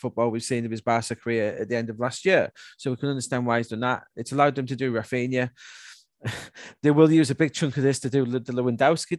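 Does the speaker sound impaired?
No.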